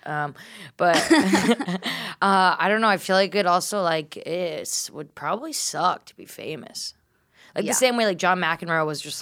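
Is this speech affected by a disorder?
No.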